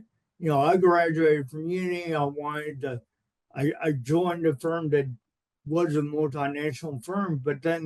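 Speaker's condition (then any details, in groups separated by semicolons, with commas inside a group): Cerebral palsy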